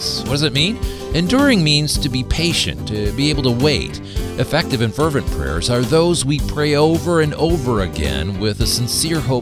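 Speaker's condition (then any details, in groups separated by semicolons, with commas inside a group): No condition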